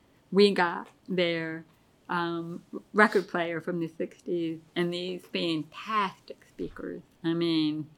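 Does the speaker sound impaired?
Yes: deafness; relies on hearing aids and lip reading.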